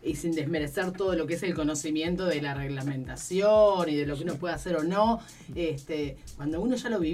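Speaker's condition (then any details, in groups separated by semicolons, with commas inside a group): No condition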